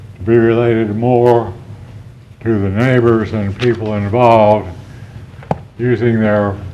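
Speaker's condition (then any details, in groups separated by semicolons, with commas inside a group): Parkinson's; may be hard to understand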